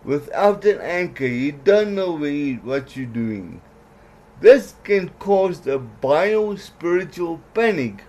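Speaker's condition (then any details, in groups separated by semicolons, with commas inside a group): Cerebral palsy; legs affected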